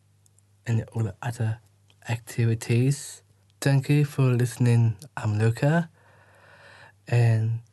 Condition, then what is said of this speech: Down syndrome. My speech isn't always clear.